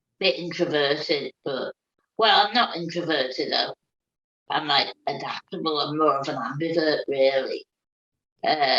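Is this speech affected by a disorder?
Yes: cerebral palsy.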